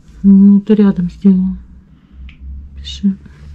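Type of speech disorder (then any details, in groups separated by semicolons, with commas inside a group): Pseudobulbar dysarthria; cerebral palsy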